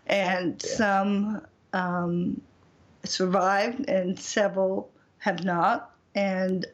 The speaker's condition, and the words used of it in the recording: ALS (motor neuron disease). It takes a lot of effort to try to make the tongue work.